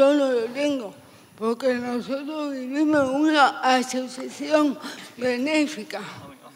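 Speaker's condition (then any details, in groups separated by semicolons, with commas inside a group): Severe cerebral palsy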